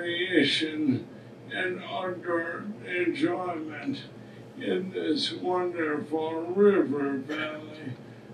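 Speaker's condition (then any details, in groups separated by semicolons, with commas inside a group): ALS; speech difficulty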